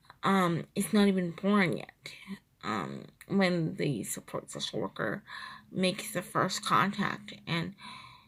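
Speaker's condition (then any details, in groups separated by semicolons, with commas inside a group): Cerebral palsy, triplegia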